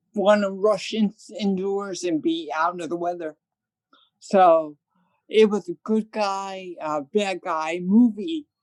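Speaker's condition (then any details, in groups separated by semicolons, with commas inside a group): Cerebral palsy; from birth, hearing loss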